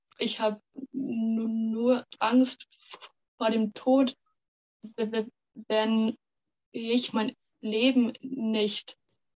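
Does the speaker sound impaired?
Yes: stuttering; stuttering since kindergarten age, many logopedists and speech therapists, stuttering therapy groups with other stutterers; 18 years old, fighting stuttering less with pressure and resistance; part-word and word repetitions, we wegzulaufen; here repeated sounds, prolonged sounds, blocks.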